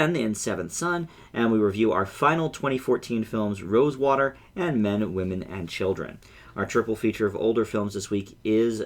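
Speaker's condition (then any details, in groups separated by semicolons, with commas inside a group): No condition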